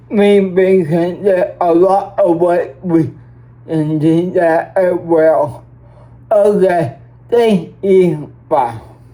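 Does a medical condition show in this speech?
Yes: cerebral palsy.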